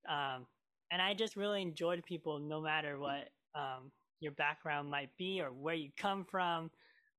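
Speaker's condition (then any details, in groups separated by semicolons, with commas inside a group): Cleft lip and palate; lip scar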